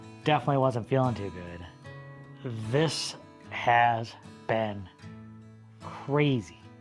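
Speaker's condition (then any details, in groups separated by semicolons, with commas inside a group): No condition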